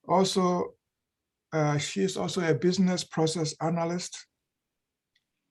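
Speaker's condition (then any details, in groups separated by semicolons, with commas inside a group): No condition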